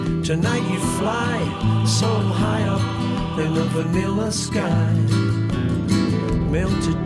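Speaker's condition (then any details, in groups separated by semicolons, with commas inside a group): No condition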